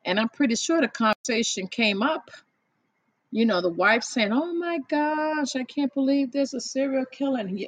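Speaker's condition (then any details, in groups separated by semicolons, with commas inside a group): No condition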